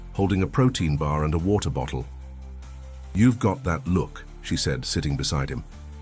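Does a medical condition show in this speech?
No.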